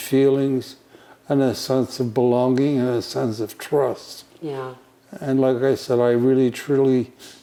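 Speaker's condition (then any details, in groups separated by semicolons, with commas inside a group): Traumatic brain injury; fall down stairs; almost two years since injury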